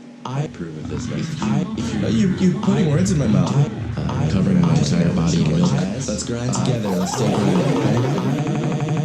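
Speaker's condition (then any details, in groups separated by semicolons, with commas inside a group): No condition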